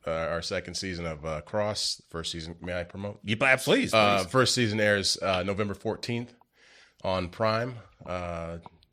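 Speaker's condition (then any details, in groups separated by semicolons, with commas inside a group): No condition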